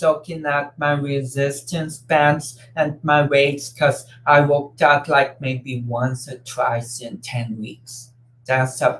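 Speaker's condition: Cerebral palsy; affects speech and coordination

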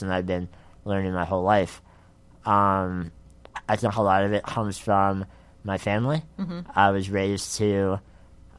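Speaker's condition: Spinal muscular atrophy; uses expensive wheelchair

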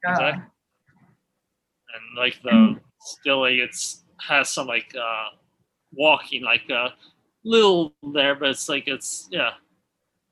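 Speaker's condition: Aphasia after stroke; caused by stroke, acute care then 11 months long-term inpatient rehab at Pinoca; speech much better than before, stroke survivor groups on Zoom; knows exactly what to say, but words blocked from coming out as intended, frequent fillers

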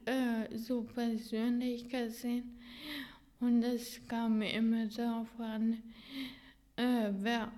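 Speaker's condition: Ataxia, severe; hereditary ataxia

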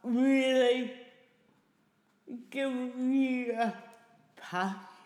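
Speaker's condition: Cerebral palsy; hears own speech differently from listeners

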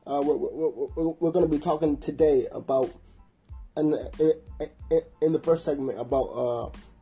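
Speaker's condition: Stuttering; may stutter during podcast; repeated sounds, repeated words, prolonged sounds

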